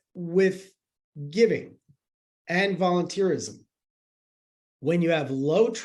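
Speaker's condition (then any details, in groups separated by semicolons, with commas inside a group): No condition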